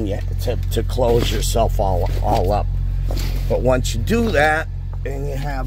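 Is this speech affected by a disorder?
No.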